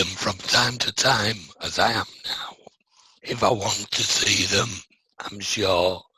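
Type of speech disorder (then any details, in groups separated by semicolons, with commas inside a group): Speech with a voice prosthesis; laryngectomy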